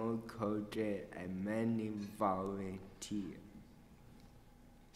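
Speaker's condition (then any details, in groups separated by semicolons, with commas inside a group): Cerebral palsy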